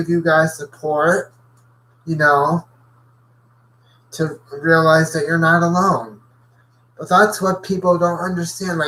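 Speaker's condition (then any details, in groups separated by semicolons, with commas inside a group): Cerebral palsy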